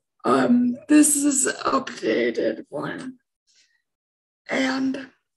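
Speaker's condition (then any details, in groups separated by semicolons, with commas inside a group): Episodic dysarthria, electrical injury; delayed electrical injury from ECT, repetitive traumatic brain injury; years of symptoms, no AAC device, learning switch use; profound episodic dysarthria, banked synthetic voice, keyboard or bluetooth device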